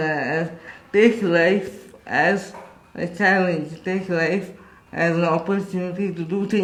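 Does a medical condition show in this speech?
Yes: cerebral palsy.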